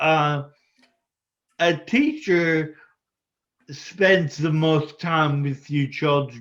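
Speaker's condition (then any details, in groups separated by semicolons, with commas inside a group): Spinocerebellar ataxia type 14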